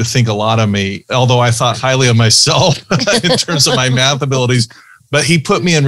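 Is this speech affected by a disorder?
No.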